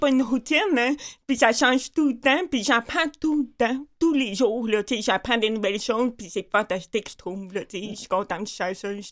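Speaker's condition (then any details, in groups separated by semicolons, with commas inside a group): Profound deafness with cochlear implant, congenital; born 100% deaf, cochlear implant by Dr. Ferron at Hôtel-Dieu de Québec, cochlear electrodes, external magnet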